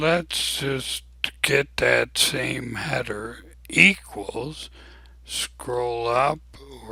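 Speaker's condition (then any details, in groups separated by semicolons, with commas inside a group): ALS; abnormally slow voice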